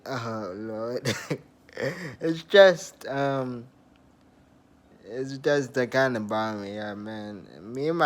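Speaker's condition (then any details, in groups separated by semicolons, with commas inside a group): Traumatic brain injury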